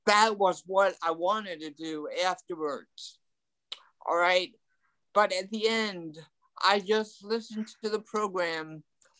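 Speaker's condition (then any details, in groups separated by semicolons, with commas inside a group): Ataxic cerebral palsy; from birth, mild, legs mostly, also arms, walked at about age four; walks short distances, no wheelchair since femur fracture recovery, past physical, occupational, speech therapy; talking affected, tongue affected a little, frequent stuttering in past, improved with speech therapy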